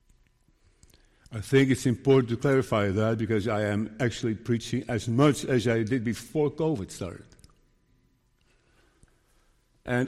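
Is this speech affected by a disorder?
Yes: Parkinson's disease; diagnosed 5 years ago, very slow progression per neurologist; room for more medication if needed; sometimes stutters and blurs words, still preaching.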